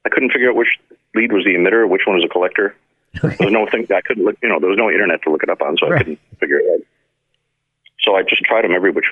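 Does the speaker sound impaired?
No.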